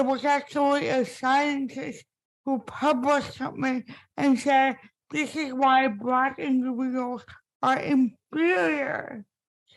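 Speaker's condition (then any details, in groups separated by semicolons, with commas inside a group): Spastic cerebral palsy; impaired speech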